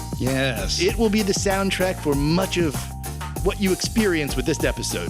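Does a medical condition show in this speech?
No.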